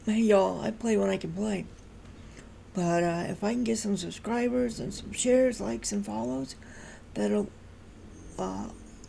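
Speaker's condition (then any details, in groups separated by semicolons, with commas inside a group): Cerebral palsy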